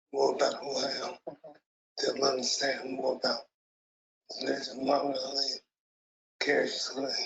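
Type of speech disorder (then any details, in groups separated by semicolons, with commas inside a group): Slurred speech; Parkinson's disease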